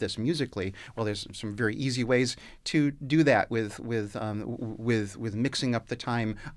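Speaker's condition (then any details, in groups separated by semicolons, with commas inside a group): Stuttering; severe stuttering from birth, intellectual muscle-control technique learned at age 11; still uses conscious control of speech muscles while talking; as fluent as normally disfluent speakers when using control, singing bypasses stuttering, earlier speaking distressing; repeated words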